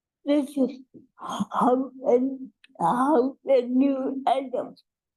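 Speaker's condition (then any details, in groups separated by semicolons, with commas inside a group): Cerebral palsy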